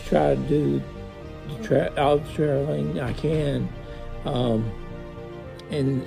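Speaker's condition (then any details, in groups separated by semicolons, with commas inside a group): Multiple system atrophy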